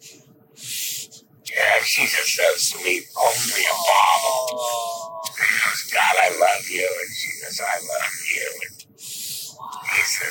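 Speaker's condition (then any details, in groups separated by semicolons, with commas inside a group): Laryngectomy; no vocal cords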